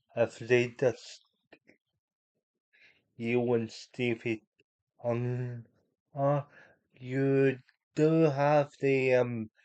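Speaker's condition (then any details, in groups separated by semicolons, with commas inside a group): Cerebral palsy; unable to walk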